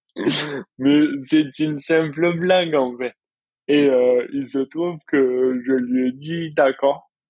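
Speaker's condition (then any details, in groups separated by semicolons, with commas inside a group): Dystonia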